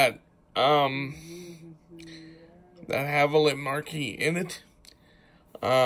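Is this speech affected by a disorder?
Yes: cerebral palsy.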